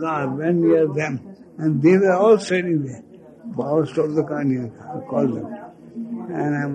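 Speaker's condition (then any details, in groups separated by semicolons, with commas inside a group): Speech loss after head injury; heavy speech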